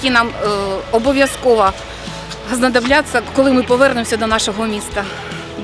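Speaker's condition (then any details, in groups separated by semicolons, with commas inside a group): No condition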